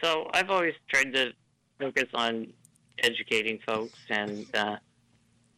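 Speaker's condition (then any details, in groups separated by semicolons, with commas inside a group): Duchenne muscular dystrophy; diagnosed age 3, power chair since about age 10, trouble maintaining breathing, service dog; uses ventilator to breathe; ventilator may be audible, cadence slightly different, works well for him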